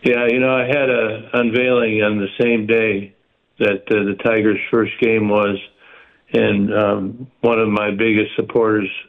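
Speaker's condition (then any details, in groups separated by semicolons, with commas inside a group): Parkinson's; stays active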